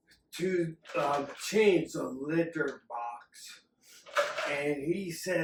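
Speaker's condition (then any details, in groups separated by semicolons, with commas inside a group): Acquired and hereditary ataxia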